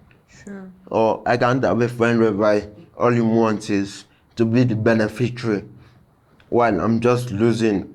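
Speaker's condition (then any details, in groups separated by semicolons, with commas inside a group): Cerebral palsy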